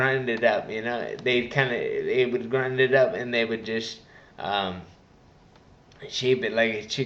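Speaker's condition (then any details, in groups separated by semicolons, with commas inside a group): Traumatic brain injury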